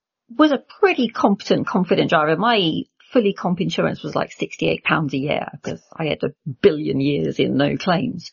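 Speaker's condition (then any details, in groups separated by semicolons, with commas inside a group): No condition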